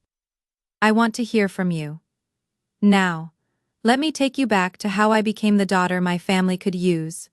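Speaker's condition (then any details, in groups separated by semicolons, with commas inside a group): No condition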